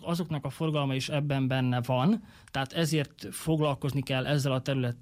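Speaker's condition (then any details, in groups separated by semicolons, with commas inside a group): No condition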